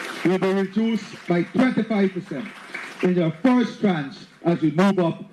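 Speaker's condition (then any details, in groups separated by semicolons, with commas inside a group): No condition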